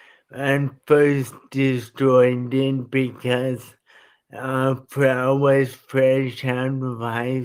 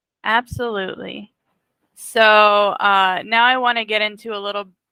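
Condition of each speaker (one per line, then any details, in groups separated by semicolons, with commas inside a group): Traumatic brain injury; speech therapy, swallow practice; sometimes hard to understand, forgets how to swallow
No condition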